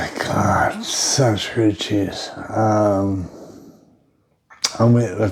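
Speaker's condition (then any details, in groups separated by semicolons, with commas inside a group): Brain injury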